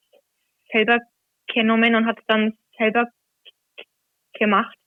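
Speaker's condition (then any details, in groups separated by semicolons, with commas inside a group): Stuttering; covert stuttering for many years, aware from about age 10, hidden until 21; openly stuttering, regularly reads scripture aloud in church since January last year, nervous beforehand; not stutter-free when reading aloud, anticipates difficult words in advance, avoided words, trouble with t-words; blocks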